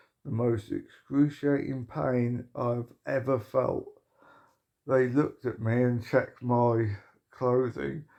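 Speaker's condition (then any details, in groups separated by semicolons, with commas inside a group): Motor neuron disease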